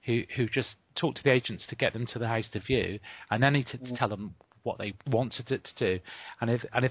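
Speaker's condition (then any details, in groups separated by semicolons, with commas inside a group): Stammer, mild; small stammer that comes and goes, once held back public speaking, now speaks on stage; stammered a tiny bit early on, stammered a bit again mid-interview; small stutter, sometimes gets stuck on words; repeated sounds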